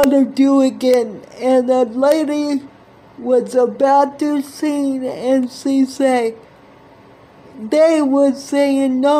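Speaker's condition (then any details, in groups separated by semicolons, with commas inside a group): Cerebral palsy; present from birth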